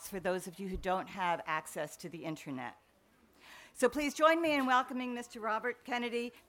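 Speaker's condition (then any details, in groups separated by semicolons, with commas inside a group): No condition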